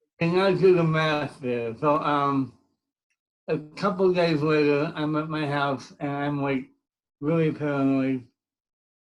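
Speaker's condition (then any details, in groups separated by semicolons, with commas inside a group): Cerebral palsy; from birth; speech impediment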